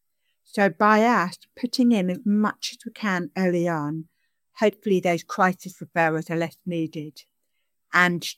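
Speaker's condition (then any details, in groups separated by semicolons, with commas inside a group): Deafness; signing and speaking at the same time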